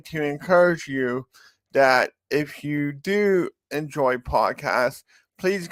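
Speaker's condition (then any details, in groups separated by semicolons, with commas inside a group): Cerebral palsy; from birth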